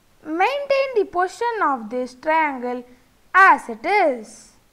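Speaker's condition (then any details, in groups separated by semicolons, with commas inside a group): No condition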